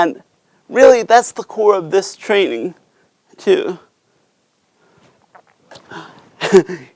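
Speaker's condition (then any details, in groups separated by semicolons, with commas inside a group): Cerebral palsy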